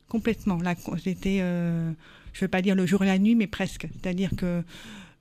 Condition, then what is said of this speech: Deafness. Que je parle bien, je peux tout entendre. Et donc, c'est faux, parce qu'en fait, j'ai beaucoup eu de séances d'orthophonie